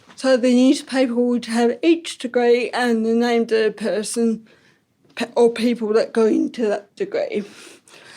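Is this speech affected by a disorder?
Yes: ataxic cerebral palsy.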